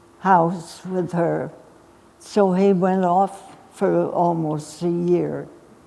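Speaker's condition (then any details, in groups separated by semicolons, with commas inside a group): Essential tremor; more than half of life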